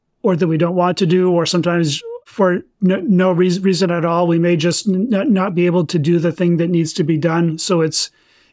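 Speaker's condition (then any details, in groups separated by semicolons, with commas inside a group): Stuttering; stuttering since childhood, varying severity, relatively fluent at times, exercise and good diet help; currently at a low point in stuttering; feels like brain outrunning, speaking fast worsens it, effortful, tension in throat and chest blocks talking; repeated sounds, prolonged sounds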